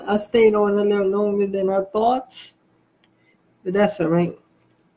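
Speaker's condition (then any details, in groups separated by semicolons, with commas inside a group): Spastic cerebral palsy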